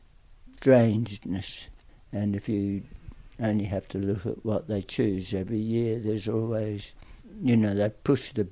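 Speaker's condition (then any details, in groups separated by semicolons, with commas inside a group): Tongue cancer, aggressive; still present to a certain extent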